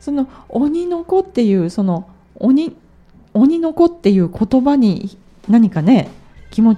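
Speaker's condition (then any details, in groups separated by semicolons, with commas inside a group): No condition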